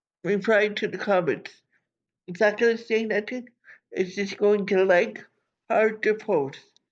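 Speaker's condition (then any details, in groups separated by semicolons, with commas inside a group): Cerebral palsy; from birth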